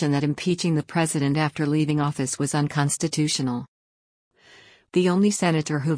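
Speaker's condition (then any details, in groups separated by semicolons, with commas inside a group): No condition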